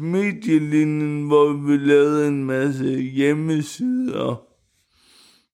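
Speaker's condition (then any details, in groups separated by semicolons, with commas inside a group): Cerebral palsy; wheelchair user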